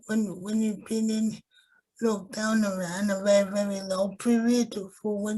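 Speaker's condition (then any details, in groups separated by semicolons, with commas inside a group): Cerebral palsy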